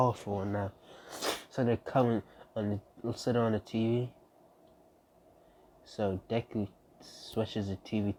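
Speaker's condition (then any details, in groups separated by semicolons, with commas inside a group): No condition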